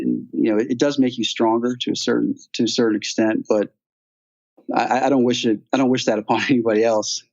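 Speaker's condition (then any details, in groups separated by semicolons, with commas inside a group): No condition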